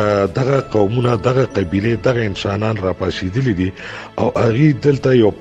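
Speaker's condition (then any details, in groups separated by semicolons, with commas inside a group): No condition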